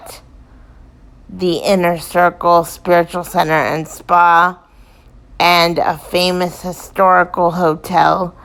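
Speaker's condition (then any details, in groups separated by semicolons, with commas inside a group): Cerebral palsy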